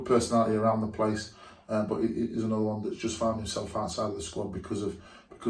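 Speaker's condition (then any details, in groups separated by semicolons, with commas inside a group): No condition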